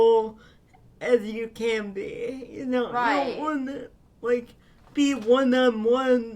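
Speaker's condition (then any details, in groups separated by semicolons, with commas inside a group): Cerebral palsy; fine motor difficulty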